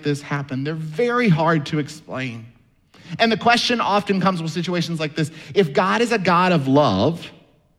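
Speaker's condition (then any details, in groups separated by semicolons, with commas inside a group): No condition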